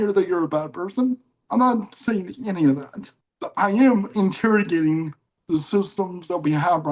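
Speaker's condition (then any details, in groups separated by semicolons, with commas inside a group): Cerebral palsy; mild case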